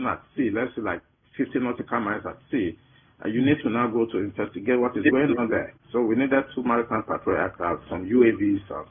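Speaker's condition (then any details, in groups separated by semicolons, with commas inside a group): No condition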